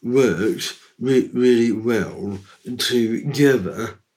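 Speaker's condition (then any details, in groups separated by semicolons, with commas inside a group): Down syndrome; from birth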